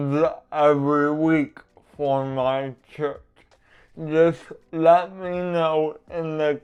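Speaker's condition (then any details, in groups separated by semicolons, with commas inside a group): Cerebral palsy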